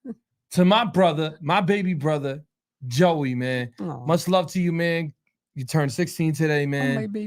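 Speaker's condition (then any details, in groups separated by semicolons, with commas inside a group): No condition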